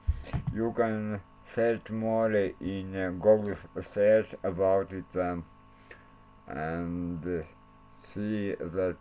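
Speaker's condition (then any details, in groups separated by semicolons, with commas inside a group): Cerebral palsy; since birth; speech not very clear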